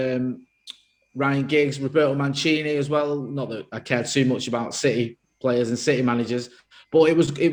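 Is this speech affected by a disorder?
No.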